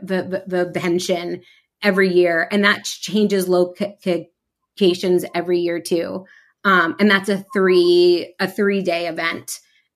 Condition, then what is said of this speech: Stuttering. I think stuttering is a variable thing. The amount that I stutter and how stuck I feel, or